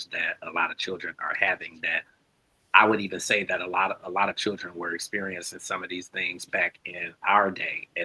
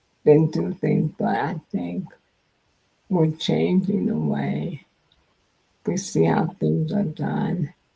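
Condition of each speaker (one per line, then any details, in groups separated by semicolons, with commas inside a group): No condition
Multiple sclerosis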